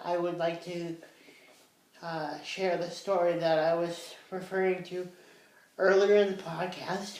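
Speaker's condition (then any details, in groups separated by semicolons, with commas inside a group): Cerebral palsy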